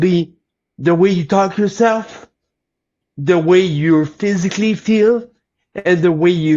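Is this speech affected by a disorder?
Yes: cerebral palsy; lifelong.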